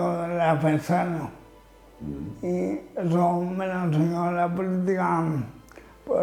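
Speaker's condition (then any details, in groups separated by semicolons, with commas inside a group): Amyotrophic lateral sclerosis (ela)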